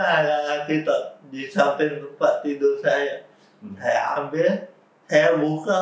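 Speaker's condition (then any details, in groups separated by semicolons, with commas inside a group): Cerebral palsy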